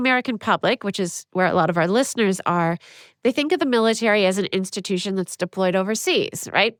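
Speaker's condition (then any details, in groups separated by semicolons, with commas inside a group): No condition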